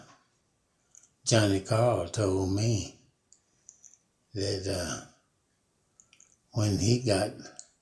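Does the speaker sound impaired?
Yes: Parkinson's; about 5 years since onset.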